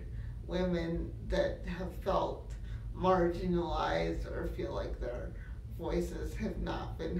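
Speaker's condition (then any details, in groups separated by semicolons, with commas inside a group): Cerebral palsy; uses wheelchair; diagnosed before age one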